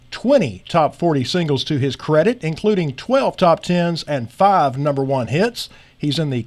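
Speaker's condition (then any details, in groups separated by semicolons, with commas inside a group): No condition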